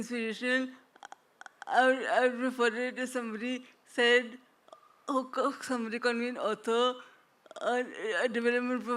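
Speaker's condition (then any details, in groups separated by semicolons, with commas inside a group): Traumatic brain injury; speech fully slurred early, much improved now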